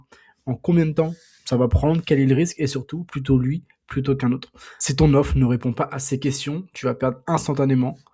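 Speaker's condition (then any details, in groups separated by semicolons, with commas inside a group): No condition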